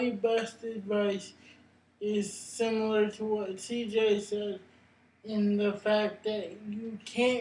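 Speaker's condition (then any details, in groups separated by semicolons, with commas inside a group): Cerebral palsy; brain injury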